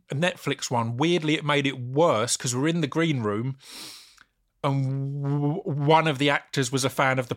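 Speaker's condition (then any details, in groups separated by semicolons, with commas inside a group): Stammer; stammer when speaking, felt to spoil acting self-tapes; prolonged sounds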